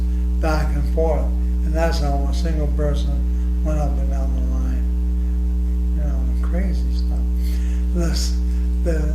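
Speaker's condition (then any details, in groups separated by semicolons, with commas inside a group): ALS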